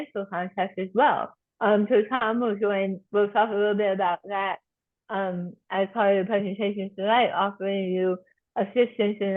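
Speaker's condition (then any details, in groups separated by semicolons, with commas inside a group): Tongue cancer surgery and reconstruction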